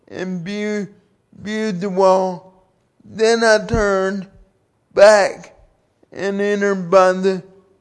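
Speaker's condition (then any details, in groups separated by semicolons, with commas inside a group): Cerebral palsy; from birth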